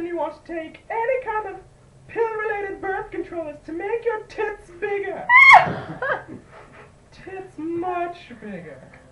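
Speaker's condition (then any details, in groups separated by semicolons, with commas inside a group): No condition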